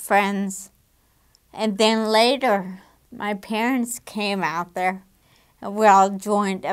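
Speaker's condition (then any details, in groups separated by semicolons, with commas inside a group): Damaged diaphragm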